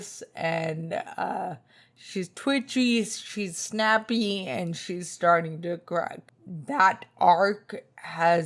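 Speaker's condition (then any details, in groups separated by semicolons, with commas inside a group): Spinocerebellar ataxia type 2, SCA2; tongue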